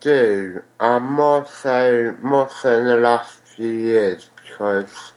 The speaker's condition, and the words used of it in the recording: Ataxia. For instance, you were saying about your speech, mobility, moving and things, and sometimes you get quite dizzy when you're walking and stuff.